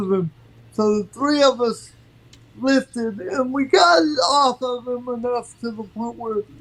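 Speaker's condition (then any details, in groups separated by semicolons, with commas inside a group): Cerebral palsy; from birth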